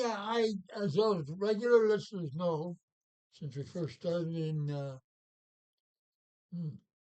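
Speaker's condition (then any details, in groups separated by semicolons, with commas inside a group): Parkinson's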